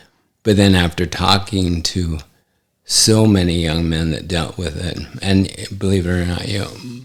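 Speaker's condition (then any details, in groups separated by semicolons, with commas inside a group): ALS; affects hand function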